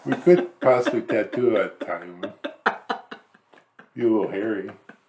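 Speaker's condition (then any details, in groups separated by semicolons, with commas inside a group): ALS; hospice, diaphragm weakening, very weak, morphine, lorazepam, breathing machine; reduced breathing, neck muscles compensating, tires quickly talking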